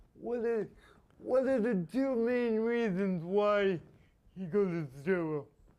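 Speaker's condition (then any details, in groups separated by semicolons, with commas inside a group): Spastic quadriplegia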